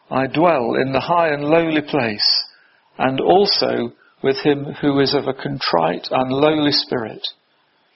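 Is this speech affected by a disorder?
No.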